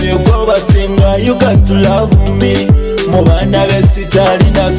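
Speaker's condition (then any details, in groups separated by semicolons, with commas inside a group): No condition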